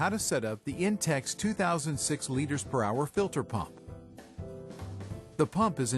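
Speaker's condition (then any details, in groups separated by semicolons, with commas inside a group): No condition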